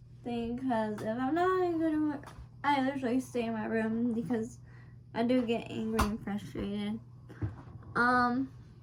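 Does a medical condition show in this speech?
Yes: cerebral palsy.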